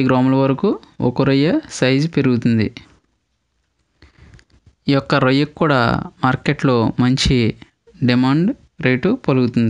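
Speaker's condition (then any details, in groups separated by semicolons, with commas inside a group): No condition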